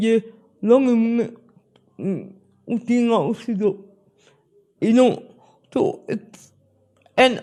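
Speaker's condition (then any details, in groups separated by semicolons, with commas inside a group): Spastic cerebral palsy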